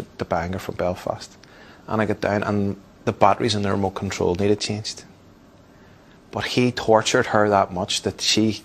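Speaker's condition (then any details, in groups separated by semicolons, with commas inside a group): No condition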